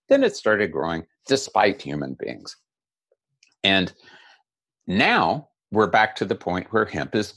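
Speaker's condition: No condition

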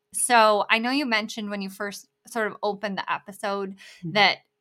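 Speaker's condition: Bilateral cleft lip and palate

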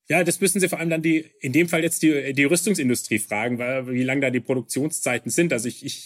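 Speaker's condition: No condition

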